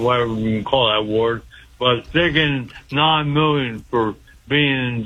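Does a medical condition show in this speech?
Yes: speech impediment after head injury; stabbed by girlfriend and hit in head with ashtray years ago, thinking reportedly intact; trouble getting words out, rapid-fire delivery, hard to follow, told to get closer to microphone.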